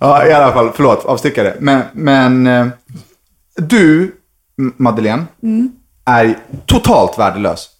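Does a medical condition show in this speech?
No.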